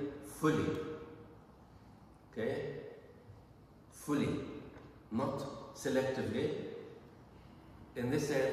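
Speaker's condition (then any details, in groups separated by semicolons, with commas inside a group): No condition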